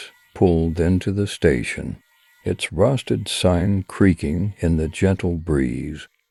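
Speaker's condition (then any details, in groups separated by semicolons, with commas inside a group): No condition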